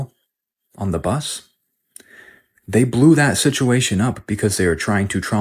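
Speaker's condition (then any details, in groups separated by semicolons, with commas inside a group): No condition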